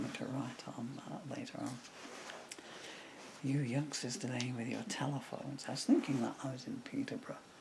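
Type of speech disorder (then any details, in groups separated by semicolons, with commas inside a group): Bulbar dysarthria; progressive bulbar palsy (MND)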